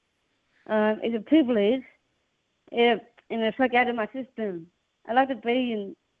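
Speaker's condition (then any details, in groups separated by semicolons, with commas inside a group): Down syndrome; public speaker, spoke at UN in New York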